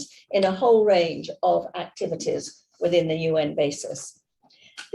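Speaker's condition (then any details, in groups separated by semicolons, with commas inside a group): No condition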